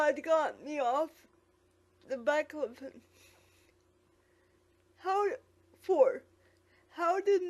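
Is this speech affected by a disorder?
Yes: quadriplegic cerebral palsy; quadriplegic, lack of oxygen at birth, no use of hands or legs; past therapy, uses voice recognition software.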